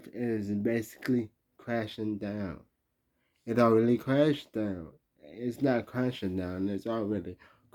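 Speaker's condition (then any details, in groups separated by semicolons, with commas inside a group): Traumatic brain injury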